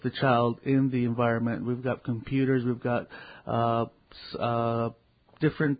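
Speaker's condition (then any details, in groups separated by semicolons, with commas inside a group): No condition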